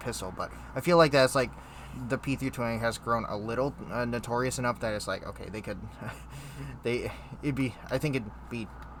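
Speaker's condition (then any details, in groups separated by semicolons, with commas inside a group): No condition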